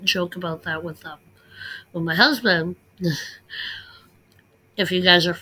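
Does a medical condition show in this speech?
Yes: cleft lip and palate; congenital unilateral cleft lip, palate split down middle, many childhood surgeries, left nostril blocked by cartilage; childhood speech impediment, slow speech development, audible heavy breathing or wheezing heard over words.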